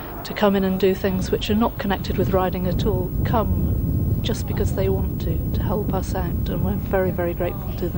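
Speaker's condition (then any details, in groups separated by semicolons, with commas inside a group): No condition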